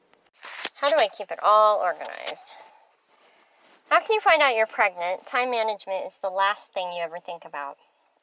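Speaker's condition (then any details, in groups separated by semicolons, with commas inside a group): Bilateral cleft lip and palate; without partial air escapes to nasal passage, mushy unclear speech, could not roll r's, now improved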